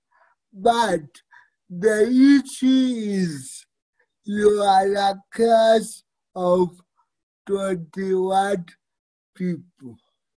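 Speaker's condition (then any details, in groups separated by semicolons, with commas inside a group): Cerebral palsy; fine motor skill challenges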